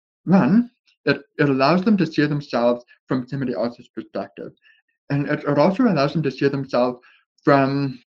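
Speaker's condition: Deafness with speech impediment, born deaf; speech shaped by years of speech therapy

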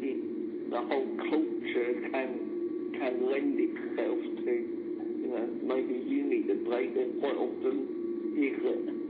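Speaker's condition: Cerebral palsy; does not drive

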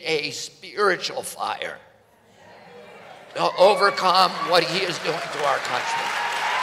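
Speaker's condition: Spasmodic dystonia; very strong voice lost at onset

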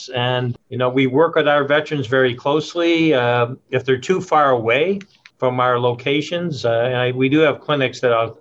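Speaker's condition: No condition

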